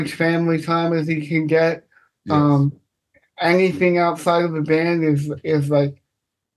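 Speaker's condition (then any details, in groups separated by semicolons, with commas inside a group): Cerebral palsy; self-conscious about speech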